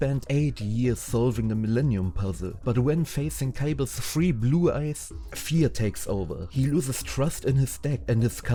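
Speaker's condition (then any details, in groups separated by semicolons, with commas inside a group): No condition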